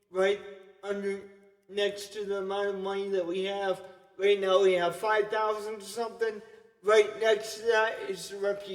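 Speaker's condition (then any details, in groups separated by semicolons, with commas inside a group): Cerebral palsy; only one hand usable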